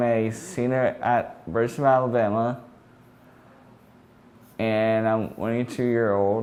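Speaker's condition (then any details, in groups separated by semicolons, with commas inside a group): Cerebral palsy; present from birth; diagnosed at age four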